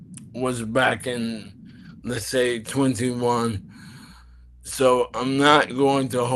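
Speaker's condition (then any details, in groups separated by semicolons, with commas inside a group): ALS; throat muscles affected, speech slowed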